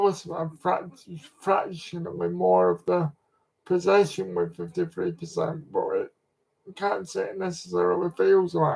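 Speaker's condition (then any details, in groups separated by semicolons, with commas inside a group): Cerebral palsy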